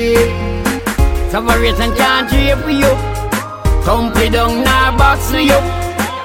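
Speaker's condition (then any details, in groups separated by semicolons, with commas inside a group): No condition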